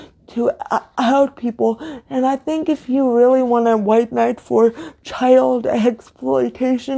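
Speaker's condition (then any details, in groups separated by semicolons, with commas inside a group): Cerebral palsy, severe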